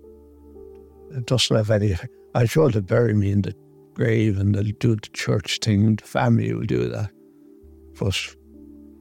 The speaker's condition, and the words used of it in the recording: ALS (motor neuron disease). I know now that I was getting worse. My voice is getting worse.